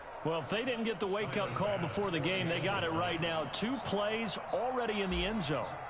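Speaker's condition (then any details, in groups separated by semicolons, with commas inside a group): No condition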